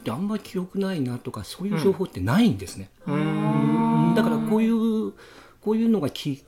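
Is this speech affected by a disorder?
Yes: stuttering; long-standing, man in his fifties; here repeated sounds, repeated words.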